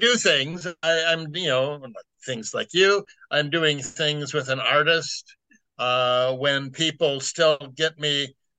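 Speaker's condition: Aphasia after stroke; aphasia caused by stroke; trouble with certain topics, numbers, pronouncing some words, knows what to say but slow

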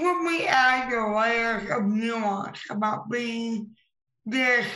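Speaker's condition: Impaired speech, cerebral palsy; older adult

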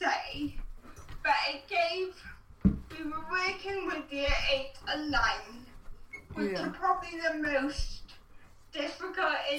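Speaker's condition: Cerebral palsy

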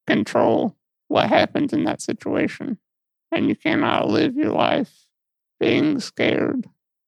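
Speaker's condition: Muscular dystrophy; lifelong

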